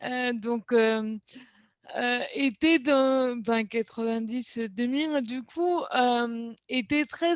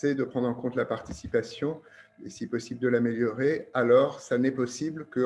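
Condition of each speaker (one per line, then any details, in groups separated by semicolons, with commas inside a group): Cerebral palsy
No condition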